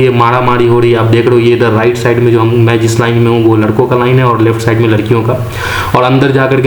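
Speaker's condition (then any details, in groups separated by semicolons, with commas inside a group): No condition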